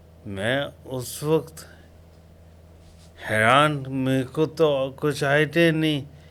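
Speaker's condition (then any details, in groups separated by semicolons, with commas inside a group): Coma after road accident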